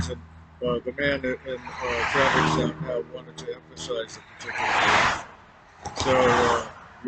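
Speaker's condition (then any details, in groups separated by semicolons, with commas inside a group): No condition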